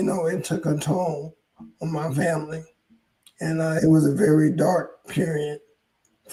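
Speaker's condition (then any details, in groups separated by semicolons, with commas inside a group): ALS; hoarse voice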